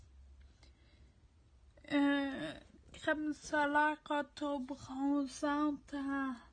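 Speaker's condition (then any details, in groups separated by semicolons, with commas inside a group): Ataxia; degenerative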